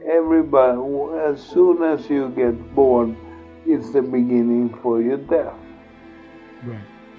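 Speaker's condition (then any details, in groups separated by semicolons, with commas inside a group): Multiple sclerosis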